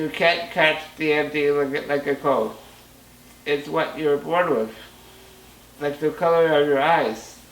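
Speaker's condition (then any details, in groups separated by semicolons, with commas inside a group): Muscular dystrophy, Duchenne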